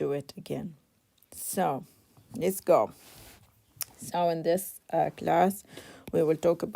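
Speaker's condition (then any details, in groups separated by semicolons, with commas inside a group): No condition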